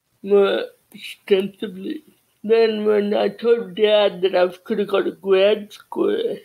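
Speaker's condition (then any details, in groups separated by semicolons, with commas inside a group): Cerebral palsy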